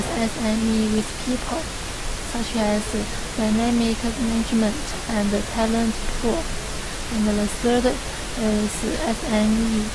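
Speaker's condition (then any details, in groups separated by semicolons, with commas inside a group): No condition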